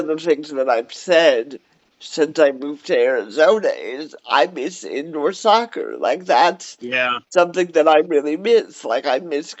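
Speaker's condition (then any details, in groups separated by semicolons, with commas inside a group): Cerebral palsy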